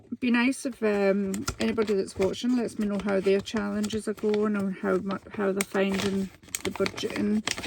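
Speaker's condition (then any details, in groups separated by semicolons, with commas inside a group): No condition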